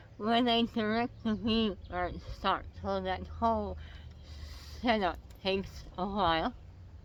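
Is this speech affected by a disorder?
Yes: oral cancer; tracheostomy.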